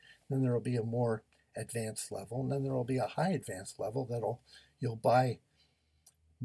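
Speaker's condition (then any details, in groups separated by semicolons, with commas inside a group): No condition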